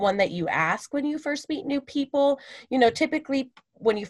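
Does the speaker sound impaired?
No.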